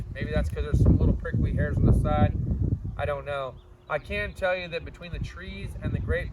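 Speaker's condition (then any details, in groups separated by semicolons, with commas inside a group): No condition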